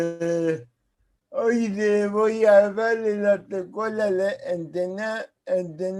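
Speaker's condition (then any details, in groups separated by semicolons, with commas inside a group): Cerebral palsy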